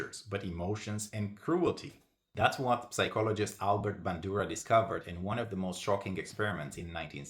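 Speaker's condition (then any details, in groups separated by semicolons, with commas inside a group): No condition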